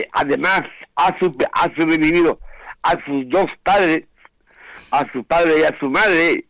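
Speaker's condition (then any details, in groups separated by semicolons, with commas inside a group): Down syndrome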